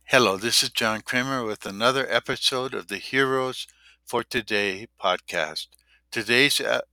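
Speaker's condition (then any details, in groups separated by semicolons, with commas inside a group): No condition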